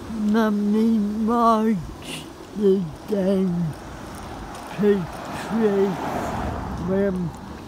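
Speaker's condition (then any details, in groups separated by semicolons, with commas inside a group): Cerebral palsy; spastic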